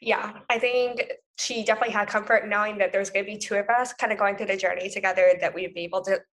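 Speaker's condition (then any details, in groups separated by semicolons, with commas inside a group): Profound deafness, cochlear implant, congenital profound; born profoundly deaf, cochlear implant user, sister same condition, mainstream schooling; uses cochlear implant, no hearing without it, implant not waterproof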